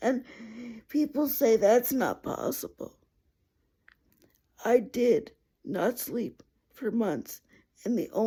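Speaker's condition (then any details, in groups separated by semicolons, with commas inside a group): Cerebral palsy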